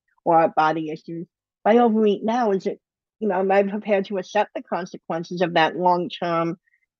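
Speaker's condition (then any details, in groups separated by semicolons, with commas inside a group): Bilateral cleft lip and palate; congenital bilateral cleft lip and palate, over 20 surgeries from two months to late twenties; surgeries ended in late twenties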